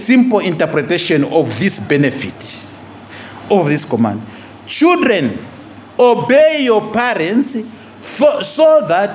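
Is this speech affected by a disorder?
No.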